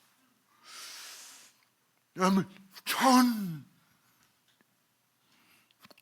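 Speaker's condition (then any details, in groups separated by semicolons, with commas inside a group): Cerebral palsy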